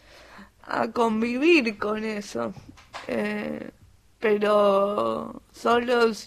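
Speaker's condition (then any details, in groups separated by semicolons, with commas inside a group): Cerebral palsy; cerebral palsy from birth, respiratory arrest at birth and again at 12 hours, acquired language; not getting stuck at all at this moment per host; answer formed in head but hard to get out, needs waiting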